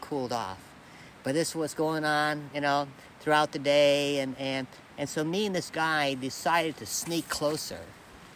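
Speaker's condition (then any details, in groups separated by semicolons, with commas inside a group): No condition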